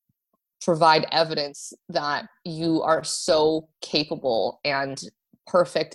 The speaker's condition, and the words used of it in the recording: Stuttering. And in my introduction, I did stutter on the word Arizona, because vowels have always been difficult for me.